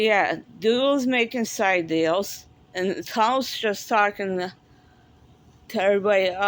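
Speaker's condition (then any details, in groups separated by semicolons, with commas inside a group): Cerebral palsy; speaks differently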